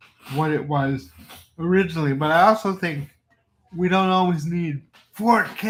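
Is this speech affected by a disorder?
Yes: cerebral palsy.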